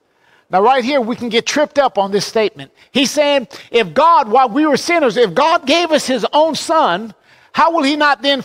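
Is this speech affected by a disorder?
No.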